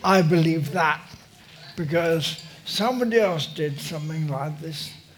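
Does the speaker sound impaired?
Yes: motor neurone disease; uses wheelchair.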